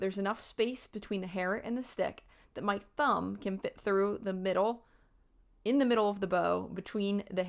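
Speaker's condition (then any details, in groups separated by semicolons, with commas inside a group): No condition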